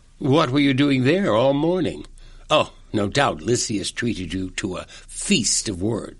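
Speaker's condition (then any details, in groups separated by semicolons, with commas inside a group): No condition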